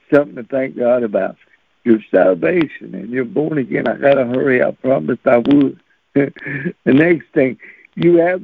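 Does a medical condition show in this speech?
Yes: cerebral palsy; since birth.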